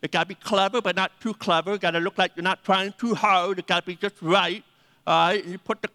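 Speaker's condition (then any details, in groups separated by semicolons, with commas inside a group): Deafness; needs names repeated several times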